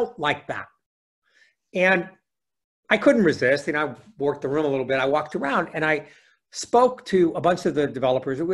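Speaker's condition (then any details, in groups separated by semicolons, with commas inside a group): No condition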